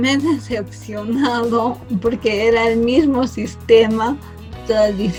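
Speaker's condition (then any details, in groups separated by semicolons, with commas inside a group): Cerebral palsy from birth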